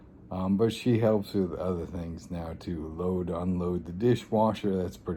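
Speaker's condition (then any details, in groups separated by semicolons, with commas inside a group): ALS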